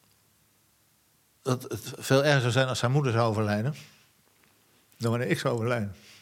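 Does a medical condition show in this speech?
Yes: Parkinson's disease; speaks with difficulty, half purely Parkinson motor problem, emotional tearfulness partly from disease.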